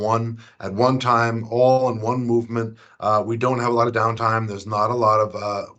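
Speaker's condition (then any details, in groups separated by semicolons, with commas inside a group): No condition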